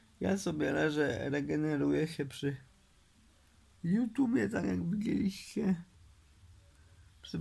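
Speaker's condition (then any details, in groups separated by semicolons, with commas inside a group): Cerebral palsy; uses wheelchair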